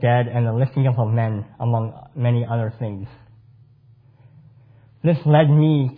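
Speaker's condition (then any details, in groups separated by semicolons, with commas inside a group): Cleft palate; congenital cleft palate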